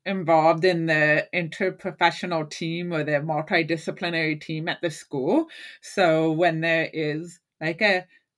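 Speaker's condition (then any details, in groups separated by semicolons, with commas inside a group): Hearing loss; currently uses hearing aid and cochlear implant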